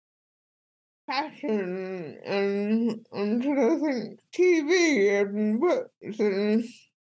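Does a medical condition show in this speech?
Yes: cerebral palsy; speech impediment.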